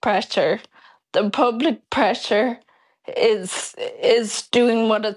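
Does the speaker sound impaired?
Yes: Friedreich's ataxia; onset at age 12, walking aid within a year, wheelchair for long distances within 4 years, wheelchair bound by school end; progressive, 16 years since onset, supplements only, no Skyclarys, reactive physio, speech therapy; speech drastically declining yearly, voice recorded for future synthetic voice, worsening swallow, uses dysphagia cups.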